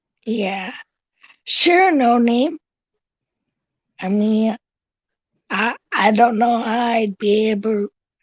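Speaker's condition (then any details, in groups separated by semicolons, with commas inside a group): Cerebral palsy; tracheotomy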